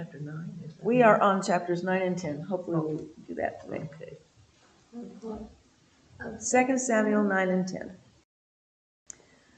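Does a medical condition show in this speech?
No.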